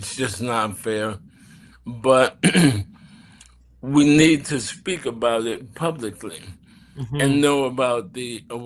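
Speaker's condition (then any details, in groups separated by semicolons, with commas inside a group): ALS; throat muscles affected, speech slowed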